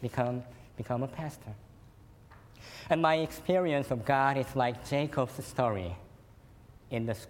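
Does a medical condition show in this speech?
Yes: cleft lip and palate; could not suck breast milk as newborn.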